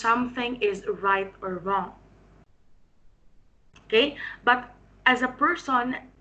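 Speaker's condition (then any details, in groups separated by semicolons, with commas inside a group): No condition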